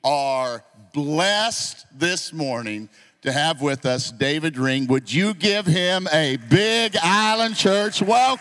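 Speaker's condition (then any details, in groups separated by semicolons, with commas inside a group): No condition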